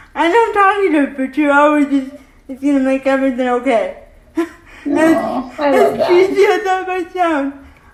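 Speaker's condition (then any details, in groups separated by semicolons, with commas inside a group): Cerebral palsy; can speak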